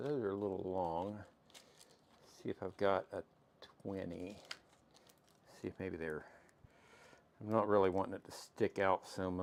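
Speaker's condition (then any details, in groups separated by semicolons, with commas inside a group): No condition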